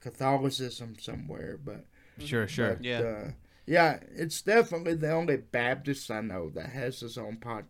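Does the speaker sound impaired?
Yes: cerebral palsy; cerebral palsy from birth, wheelchair user.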